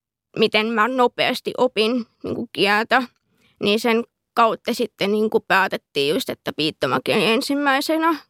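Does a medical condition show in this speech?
Yes: deafness with cochlear implant; cochlear implant user, bilingual, Finnish speaker, probably also sign language; wears implant device, sign language interpreter Minna Paakkolanvaara in studio; cannot understand speech as well as hearing people, weak English.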